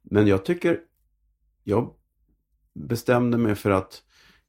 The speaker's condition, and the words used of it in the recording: None; typical speech.